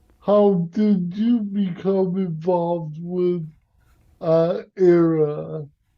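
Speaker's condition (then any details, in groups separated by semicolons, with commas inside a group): Cerebral palsy; present from birth; speech impairment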